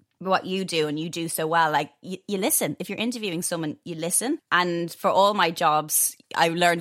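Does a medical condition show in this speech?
No.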